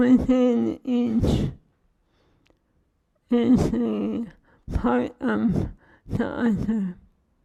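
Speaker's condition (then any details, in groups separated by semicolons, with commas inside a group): ALS; cannot eat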